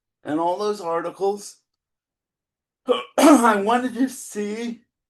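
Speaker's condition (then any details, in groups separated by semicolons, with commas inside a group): Cerebral palsy; spastic type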